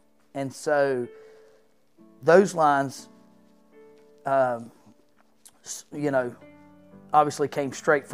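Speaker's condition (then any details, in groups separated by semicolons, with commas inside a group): No condition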